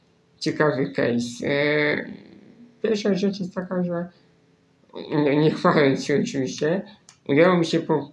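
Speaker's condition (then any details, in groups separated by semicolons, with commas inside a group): Spinal muscular atrophy; right-click via two keys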